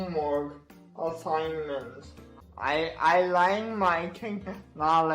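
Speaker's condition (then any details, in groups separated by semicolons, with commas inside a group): Cerebral palsy; wheelchair, assistive technology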